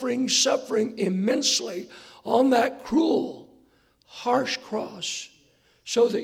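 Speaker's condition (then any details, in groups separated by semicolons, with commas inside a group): Hoarseness after vocal cord surgery; post-surgery check few days ago, surgeon says vocal cords look much better, straight lines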